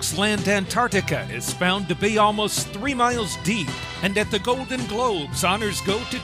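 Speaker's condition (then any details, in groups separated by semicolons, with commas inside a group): No condition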